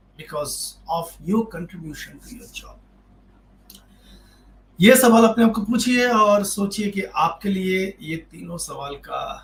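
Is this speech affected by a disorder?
No.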